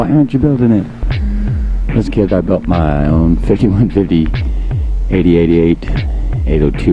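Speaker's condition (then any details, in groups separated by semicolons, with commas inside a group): No condition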